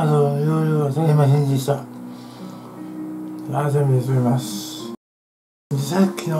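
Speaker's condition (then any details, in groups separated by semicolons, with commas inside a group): Tongue cancer, partial glossectomy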